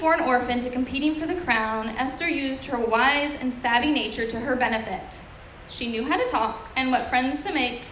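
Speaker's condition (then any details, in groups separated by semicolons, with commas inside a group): No condition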